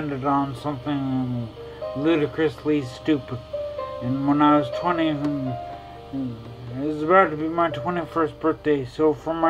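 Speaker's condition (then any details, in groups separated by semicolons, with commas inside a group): Traumatic brain injury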